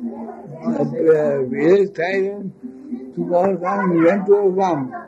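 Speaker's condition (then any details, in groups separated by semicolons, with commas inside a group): Speech loss after head injury; head injury from car accident, unconscious after accident, speech lost after accident; very difficult to utter words, speech feels heavy; listeners say understandable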